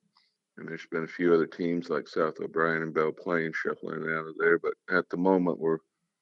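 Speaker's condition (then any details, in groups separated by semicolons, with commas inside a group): No condition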